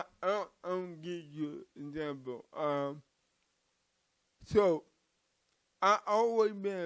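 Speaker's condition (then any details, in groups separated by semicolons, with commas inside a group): Cerebral palsy; from birth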